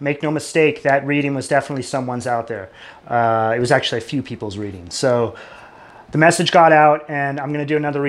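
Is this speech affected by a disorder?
No.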